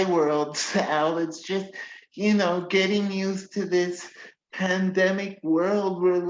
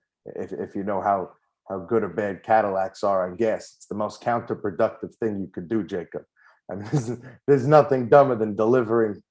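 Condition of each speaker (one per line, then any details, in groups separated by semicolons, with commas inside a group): Cerebral palsy
No condition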